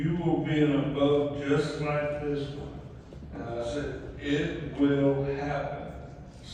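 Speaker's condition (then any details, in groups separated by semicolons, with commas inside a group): ALS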